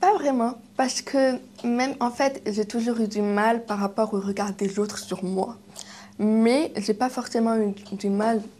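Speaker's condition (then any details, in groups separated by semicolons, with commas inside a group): Deafness, acquired deafness, kidney-disease related; kidney disease from age 1.5 damaged ears, progressive loss, hearing aids, left ear deaf at 20; cochlear implant as cochlear nerve died, hears interviewer, lip reading in groups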